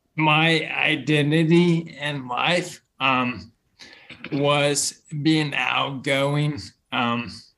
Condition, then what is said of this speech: ALS (motor neuron disease). In terms of who I am, I'm a person at this point that tries to express gratitude for every day, being able to communicate the way I can now.